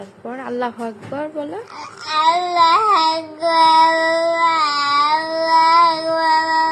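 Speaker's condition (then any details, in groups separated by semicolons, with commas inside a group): Cerebral palsy; repeats short phrases word by word when prompted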